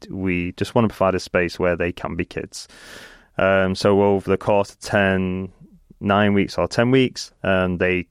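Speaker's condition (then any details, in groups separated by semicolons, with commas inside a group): No condition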